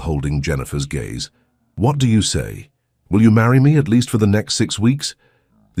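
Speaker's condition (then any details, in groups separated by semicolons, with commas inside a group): No condition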